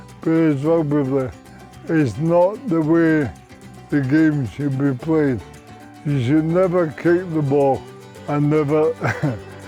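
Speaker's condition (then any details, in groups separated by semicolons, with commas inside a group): Motor neurone disease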